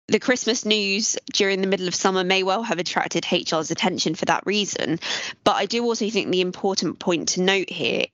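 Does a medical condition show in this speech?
No.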